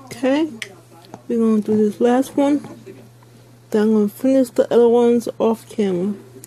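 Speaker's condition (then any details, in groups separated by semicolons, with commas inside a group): Speech impairment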